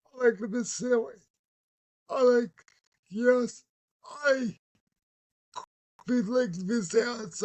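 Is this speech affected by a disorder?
Yes: cerebral palsy.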